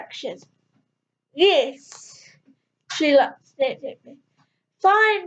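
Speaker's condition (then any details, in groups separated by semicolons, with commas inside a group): Cerebral palsy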